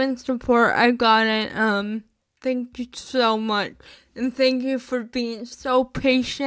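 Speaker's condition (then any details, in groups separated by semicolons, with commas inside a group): Spastic cerebral palsy, mixed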